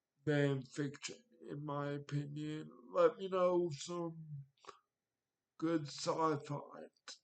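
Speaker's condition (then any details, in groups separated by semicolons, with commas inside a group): Cerebral palsy; wheelchair, needs transfer help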